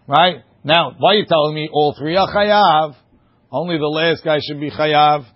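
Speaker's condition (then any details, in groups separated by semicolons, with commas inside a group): No condition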